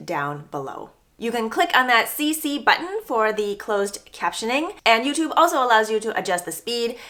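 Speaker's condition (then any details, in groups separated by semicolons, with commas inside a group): No condition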